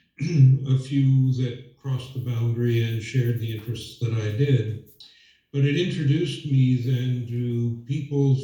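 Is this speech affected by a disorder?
No.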